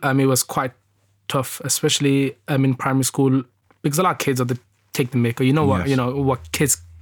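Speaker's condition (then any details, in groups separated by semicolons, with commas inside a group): Stammer; onset age 4-5, lifelong, self-referred free NHS speech therapy at 19, focused on acceptance; adult, still stammers, stammered less while acting during recording; worse when tired, own name hard to say, less with dramatic speech, hand movements; blocks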